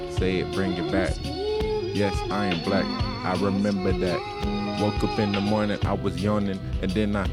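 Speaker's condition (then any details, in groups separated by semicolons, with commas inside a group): No condition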